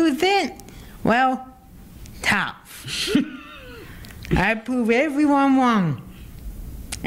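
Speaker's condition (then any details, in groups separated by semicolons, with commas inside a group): Acquired brain injury; car accident at eight months old; had speech therapy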